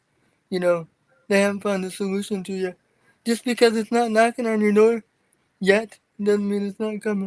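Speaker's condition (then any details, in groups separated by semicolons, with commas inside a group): Cerebral palsy; from birth, wheelchair user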